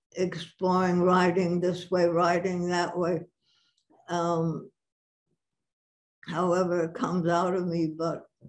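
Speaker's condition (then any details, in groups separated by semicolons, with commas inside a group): Parkinson's; about six years since onset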